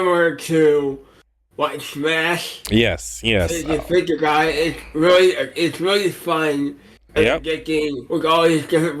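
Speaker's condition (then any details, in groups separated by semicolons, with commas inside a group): Cerebral palsy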